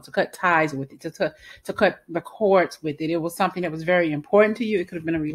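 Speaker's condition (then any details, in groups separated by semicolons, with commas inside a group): No condition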